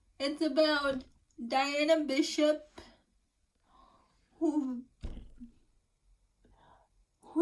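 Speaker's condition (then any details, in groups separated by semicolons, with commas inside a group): Cerebral palsy; uses wheelchair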